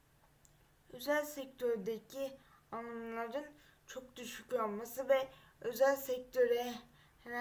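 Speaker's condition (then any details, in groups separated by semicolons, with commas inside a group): Cerebral palsy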